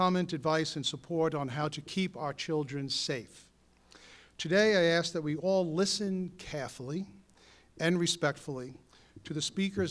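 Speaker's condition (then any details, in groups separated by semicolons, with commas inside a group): No condition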